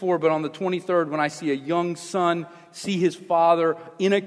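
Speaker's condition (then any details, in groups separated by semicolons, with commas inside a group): No condition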